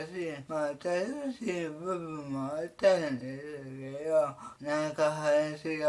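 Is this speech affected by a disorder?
Yes: cerebral palsy; severe, uses a wheelchair.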